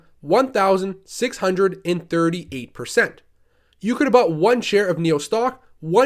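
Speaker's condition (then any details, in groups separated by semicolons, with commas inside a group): No condition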